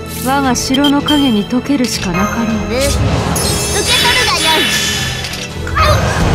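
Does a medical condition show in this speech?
No.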